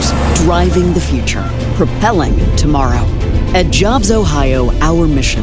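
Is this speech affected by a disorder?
No.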